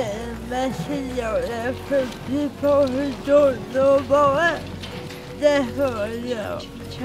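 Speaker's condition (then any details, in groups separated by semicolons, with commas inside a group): Cerebral palsy; unable to walk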